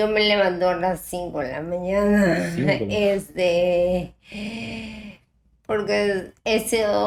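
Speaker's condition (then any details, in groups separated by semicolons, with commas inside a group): Ataxia type 1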